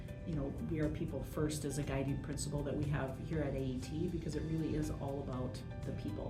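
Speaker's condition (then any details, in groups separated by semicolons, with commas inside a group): No condition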